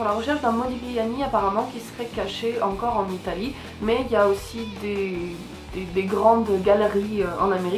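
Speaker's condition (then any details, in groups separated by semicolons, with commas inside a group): No condition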